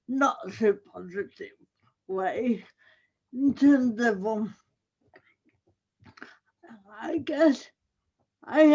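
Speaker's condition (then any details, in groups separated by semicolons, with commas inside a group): Cerebral palsy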